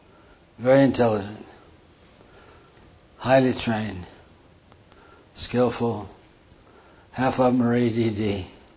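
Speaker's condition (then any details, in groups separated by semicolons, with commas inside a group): Parkinson's; hand tremor during talk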